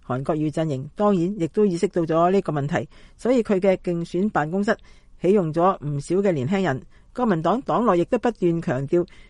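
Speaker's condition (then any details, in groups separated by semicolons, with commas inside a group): No condition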